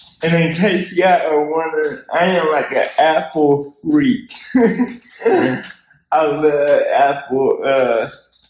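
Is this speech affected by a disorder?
Yes: cerebral palsy; spastic quadriplegic.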